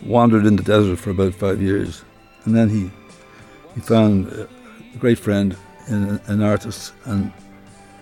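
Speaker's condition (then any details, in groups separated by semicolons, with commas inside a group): Parkinson's disease; diagnosed about 10 years ago, progressive, expected to worsen; aches and pains, various tremors, fingertip trouble with buttons, hallucinations, hard first morning hour needing dopamine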